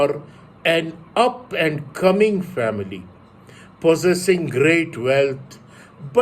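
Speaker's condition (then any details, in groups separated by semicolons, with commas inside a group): No condition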